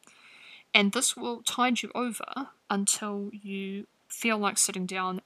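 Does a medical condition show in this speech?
No.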